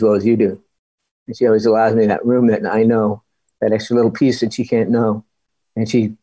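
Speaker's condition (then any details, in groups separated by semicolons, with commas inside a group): Parkinson's disease; surgery risking paralysis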